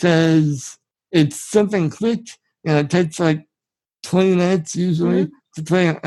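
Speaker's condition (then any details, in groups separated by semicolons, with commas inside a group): Spinal muscular atrophy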